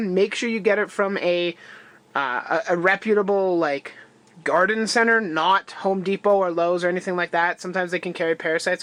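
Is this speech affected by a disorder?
No.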